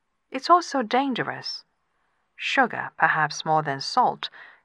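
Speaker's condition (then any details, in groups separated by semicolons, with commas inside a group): No condition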